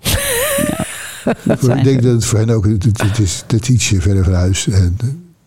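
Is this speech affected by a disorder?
Yes: Parkinson's disease; progressive, slowly worsening, one foot wobbly and less stable, odd gait; about two years since diagnosis, boxing classes for Parkinson's patients; lip tremor that can start suddenly, jaw spasm mostly when falling asleep.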